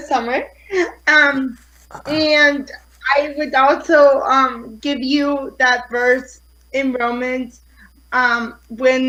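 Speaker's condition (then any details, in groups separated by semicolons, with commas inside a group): Cerebral palsy; affects fine motor skills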